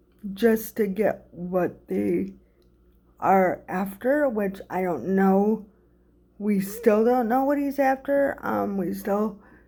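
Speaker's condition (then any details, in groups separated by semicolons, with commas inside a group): Cerebral palsy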